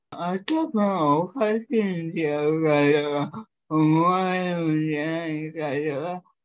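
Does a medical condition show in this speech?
Yes: cerebral palsy; physical disability.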